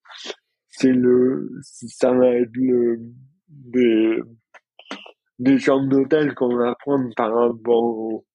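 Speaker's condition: Dystonia; rare neurological dystonia

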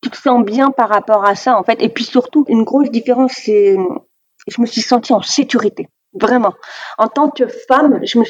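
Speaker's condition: Deafness, severe; oralist, uses some sign language

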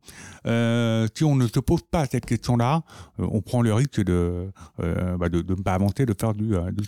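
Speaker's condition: Profound deafness from birth; profound congenital deafness, behind-the-ear hearing aids, cued speech (LPC), sign language learned later, younger sister also deaf

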